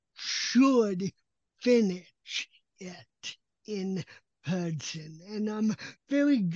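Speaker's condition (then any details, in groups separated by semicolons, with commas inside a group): Cerebral palsy; recognizable cp accent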